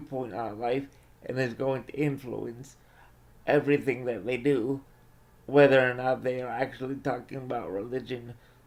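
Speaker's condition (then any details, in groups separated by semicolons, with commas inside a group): Cerebral palsy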